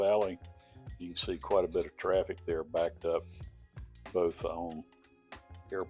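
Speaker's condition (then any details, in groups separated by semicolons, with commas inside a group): No condition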